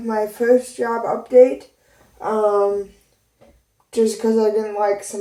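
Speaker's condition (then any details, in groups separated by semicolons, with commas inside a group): Cerebral palsy; both hands affected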